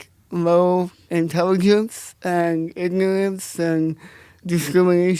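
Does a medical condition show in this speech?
Yes: cerebral palsy.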